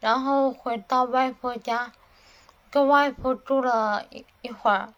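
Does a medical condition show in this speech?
Yes: cerebellar atrophy, hereditary; familial, mother, uncle and aunt died of it, untreatable, slurred speech first, then weak hands, no medication, about ten years given; muffled articulation, tongue not nimble, listeners struggle to understand.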